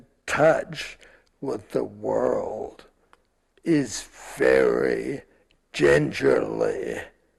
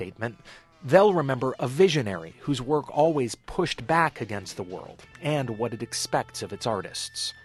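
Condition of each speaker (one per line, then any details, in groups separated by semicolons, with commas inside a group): Multiple sclerosis; died from complications after years
No condition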